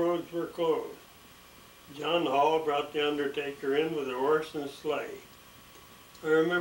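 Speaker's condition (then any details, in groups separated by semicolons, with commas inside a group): ALS; expects swallowing and breathing trouble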